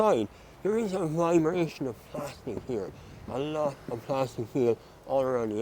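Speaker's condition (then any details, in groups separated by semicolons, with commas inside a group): Mouth cancer surgery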